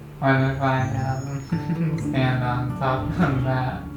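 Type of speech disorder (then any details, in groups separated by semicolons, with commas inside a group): Apraxia of speech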